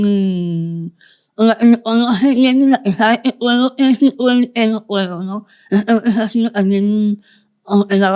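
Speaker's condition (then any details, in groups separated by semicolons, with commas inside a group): Moebius syndrome, congenital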